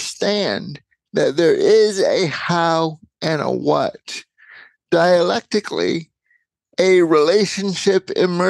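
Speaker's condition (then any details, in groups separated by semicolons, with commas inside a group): Cerebral palsy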